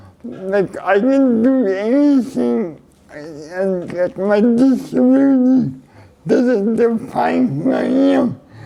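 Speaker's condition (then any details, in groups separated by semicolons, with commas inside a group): Cerebral palsy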